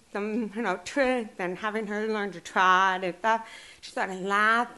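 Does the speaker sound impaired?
Yes: deaf and hard of hearing; since childhood.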